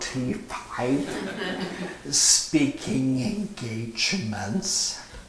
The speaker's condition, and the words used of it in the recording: Vocal cord paralysis. I do my best to glorify God through my public speaking, which is difficult to my brain injury.